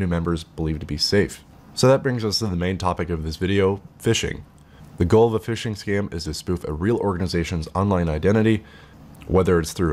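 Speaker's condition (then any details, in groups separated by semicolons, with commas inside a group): No condition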